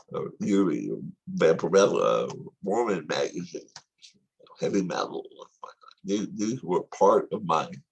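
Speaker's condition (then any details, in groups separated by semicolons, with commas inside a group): Tongue cancer surgery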